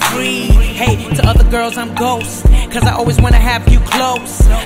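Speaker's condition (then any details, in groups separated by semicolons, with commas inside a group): No condition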